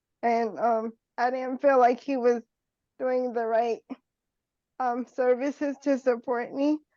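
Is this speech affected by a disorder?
Yes: cerebral palsy; wheelchair user.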